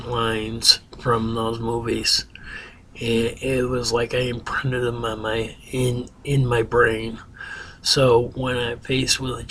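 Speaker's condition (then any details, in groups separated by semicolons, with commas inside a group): Ataxia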